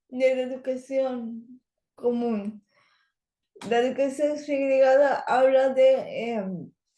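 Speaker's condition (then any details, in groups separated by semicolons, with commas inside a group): Cerebral palsy; language areas of brain affected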